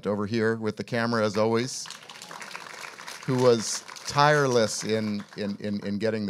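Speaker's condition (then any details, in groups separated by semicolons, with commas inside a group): No condition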